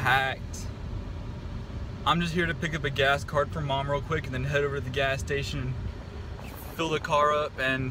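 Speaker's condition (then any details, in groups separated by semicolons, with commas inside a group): No condition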